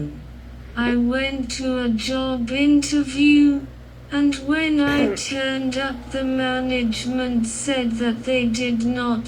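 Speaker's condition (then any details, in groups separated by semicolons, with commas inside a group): Cerebral palsy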